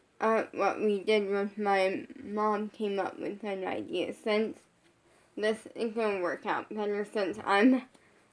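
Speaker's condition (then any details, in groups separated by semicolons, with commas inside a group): Brain injury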